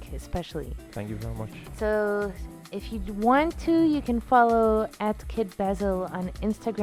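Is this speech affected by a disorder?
No.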